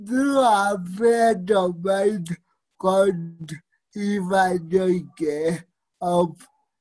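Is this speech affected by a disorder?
Yes: cerebral palsy; fine motor skill challenges.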